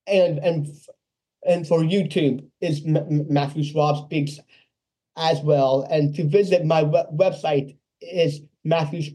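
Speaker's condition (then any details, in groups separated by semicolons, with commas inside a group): Down syndrome; congenital, lifelong; age 26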